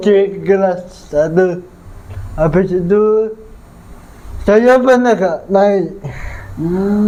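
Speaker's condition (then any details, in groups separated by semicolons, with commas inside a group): Cerebral palsy; physical disability, birth complications; present since birth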